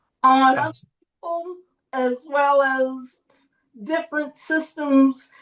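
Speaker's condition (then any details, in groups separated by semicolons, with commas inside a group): Cerebral palsy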